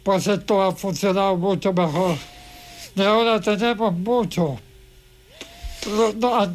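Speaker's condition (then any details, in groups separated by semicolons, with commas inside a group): ALS; needs hoist to be put to bed, pressure device to move secretions and phlegm; voice praised by host as impressive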